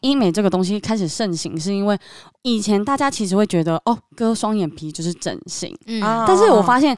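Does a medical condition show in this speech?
Yes: cleft lip and palate; childhood submucous cleft palate, underbite, orthodontics, orthognathic surgery advancing upper, retracting lower jaw, health-insurance covered.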